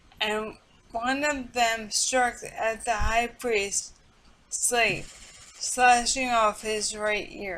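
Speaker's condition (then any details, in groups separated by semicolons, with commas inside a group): Multiple sclerosis; speech affected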